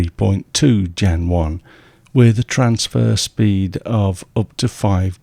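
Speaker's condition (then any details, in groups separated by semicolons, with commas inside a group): No condition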